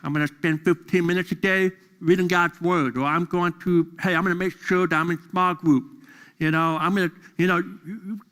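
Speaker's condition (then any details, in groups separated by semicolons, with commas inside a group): Deafness; deaf during school years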